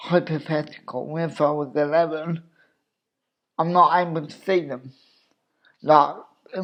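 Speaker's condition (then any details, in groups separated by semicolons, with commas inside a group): Cerebral palsy; obvious speech impediment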